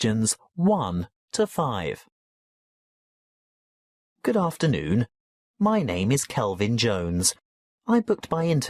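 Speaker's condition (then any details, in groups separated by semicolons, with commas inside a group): No condition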